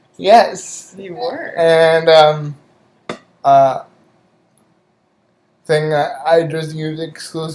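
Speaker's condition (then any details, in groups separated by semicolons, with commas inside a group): Cerebral palsy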